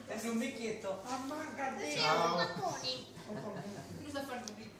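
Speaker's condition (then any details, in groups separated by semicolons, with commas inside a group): No condition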